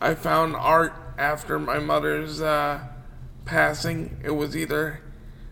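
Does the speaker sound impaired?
Yes: cerebral palsy; wheelchair user.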